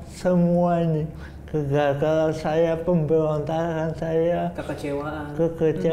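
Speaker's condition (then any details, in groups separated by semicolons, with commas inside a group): Cerebral palsy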